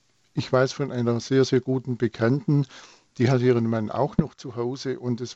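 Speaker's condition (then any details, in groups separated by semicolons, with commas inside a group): No condition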